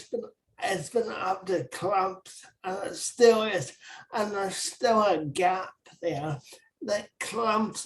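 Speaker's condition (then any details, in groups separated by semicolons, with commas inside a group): Cerebral palsy; cerebral palsy, since childhood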